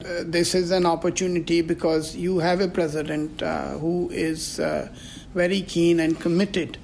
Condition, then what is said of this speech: None; typical speech.